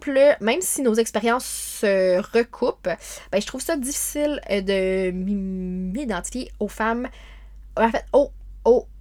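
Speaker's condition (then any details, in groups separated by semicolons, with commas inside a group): Stuttering; meditation practice for some years; prolonged sounds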